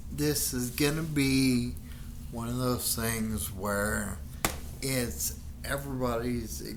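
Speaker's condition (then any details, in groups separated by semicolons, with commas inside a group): Friedreich's ataxia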